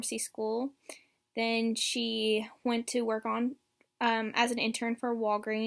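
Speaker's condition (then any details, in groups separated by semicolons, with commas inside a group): No condition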